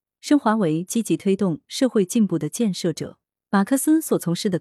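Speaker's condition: No condition

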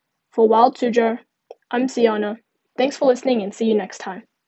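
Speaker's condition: No condition

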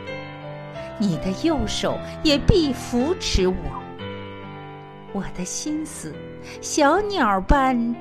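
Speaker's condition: No condition

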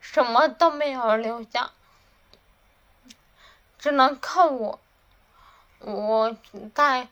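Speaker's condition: Cerebellar atrophy, hereditary; cannot hold pen

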